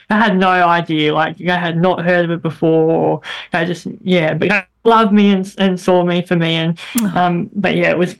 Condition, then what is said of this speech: Cleft palate. So I can't really say like your TH sound very well.